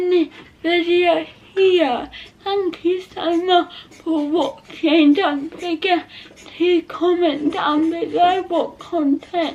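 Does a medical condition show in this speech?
Yes: cerebral palsy; not quadriplegic.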